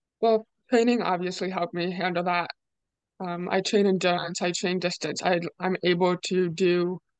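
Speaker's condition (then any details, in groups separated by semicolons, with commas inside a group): Deafness; deaf or hard of hearing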